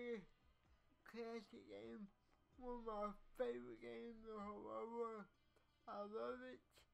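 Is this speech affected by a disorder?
Yes: cerebral palsy; speech affected.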